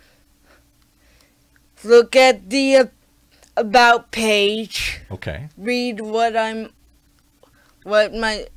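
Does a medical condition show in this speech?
Yes: cerebral palsy; talking is a struggle.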